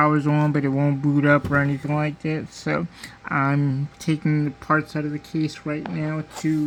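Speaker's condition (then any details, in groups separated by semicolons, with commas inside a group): Cerebral palsy; diplegia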